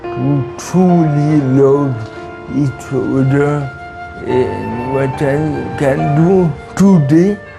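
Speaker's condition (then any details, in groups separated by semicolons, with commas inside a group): Cerebral palsy; from birth, cause umbilical cord wrapped around body at birth, care facility age three for 17 years, first walked at age nine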